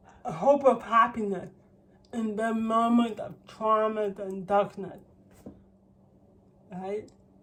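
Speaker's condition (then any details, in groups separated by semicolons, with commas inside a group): Cerebral palsy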